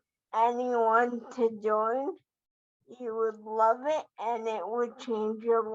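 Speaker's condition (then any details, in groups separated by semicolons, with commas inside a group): Cerebral palsy quadriplegia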